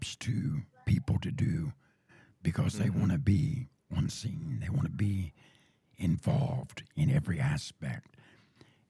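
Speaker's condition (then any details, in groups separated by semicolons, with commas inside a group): Throat cancer surgery; golf-ball-sized tumor in voice box wrapping vocal cords, threatened airway, treated by surgery; tumor paralyzed vocal cords, surgeon warned whole larynx might be removed, speech after surgery uncertain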